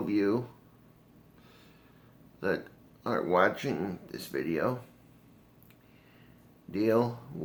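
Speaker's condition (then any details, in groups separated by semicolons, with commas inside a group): Cerebral palsy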